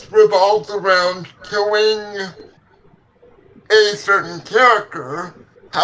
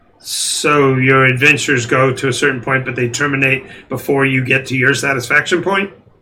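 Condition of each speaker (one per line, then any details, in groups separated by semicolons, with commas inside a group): Cerebral palsy; legs affected
No condition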